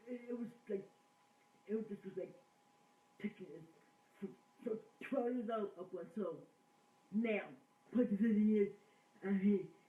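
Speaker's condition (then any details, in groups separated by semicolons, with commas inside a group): Cerebral palsy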